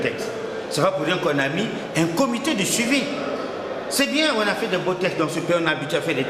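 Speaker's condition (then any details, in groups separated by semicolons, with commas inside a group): No condition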